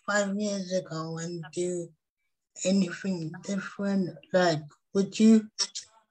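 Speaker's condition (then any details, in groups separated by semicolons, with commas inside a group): Cerebral palsy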